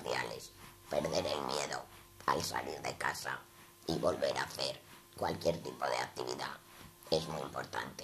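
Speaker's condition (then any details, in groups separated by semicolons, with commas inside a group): Total laryngectomy; new voice after larynx removal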